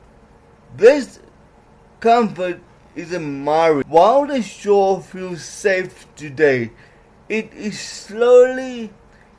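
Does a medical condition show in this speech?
Yes: cerebral palsy; trouble formulating words.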